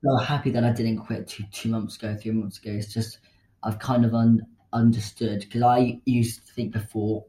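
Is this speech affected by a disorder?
Yes: stammer; varies by day and listener, not as bad as some others'; age 14, puts 'the' before words as habit for about a year, breathes and relaxes on bad days; stammered many times reading aloud in year 6, later made up words instead of reading; here repeated sounds.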